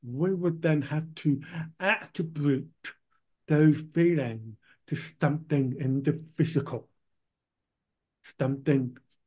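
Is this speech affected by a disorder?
Yes: profound deafness; born profoundly deaf, powerful hearing aids early, cochlear implant one ear after ear problem; hearing aids let own speech be heard, speech not too bad.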